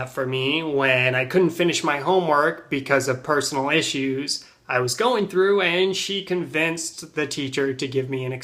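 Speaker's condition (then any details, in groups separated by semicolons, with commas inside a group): No condition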